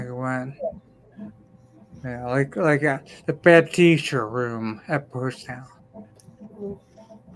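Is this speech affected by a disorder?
Yes: ataxia; may slur speech, may sound drunk.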